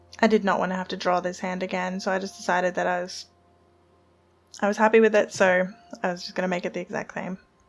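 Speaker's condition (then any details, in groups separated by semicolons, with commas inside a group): No condition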